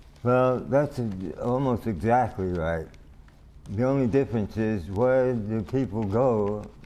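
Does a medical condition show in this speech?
Yes: Parkinson's disease; years since onset; voice changes.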